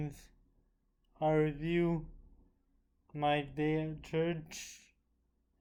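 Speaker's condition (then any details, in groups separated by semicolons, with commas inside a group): Cerebral palsy; with developmental delay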